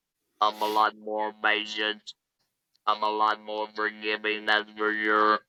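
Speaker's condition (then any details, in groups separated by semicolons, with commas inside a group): Laryngectomy; larynx removed for smoking-related laryngeal cancer, electrolarynx speech; diagnosed about a year ago, no current cancer signs; no normal speech, robotic sound, hard to understand at first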